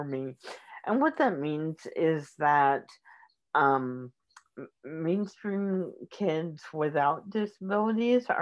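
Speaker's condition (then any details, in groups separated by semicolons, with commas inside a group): Cerebral palsy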